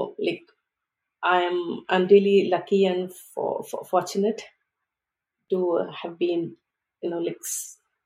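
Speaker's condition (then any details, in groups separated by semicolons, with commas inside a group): Stuttering; stuttering since about age 3, grew up in India speaking Telugu, English and Hindi; variable, some days fluent even in stand-up meetings, other days hard to get words out; blocks and pauses, hard syllables and phonics trigger blocks, nervous in groups; repeated sounds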